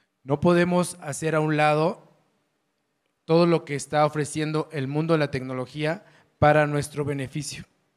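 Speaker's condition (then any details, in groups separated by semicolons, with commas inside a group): No condition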